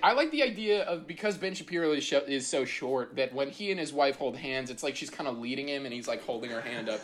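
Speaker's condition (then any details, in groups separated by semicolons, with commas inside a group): No condition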